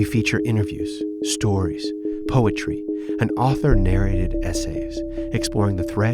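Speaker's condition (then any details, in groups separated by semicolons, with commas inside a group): No condition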